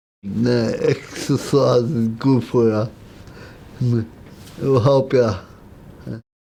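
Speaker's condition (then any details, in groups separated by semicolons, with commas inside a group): Huntington's disease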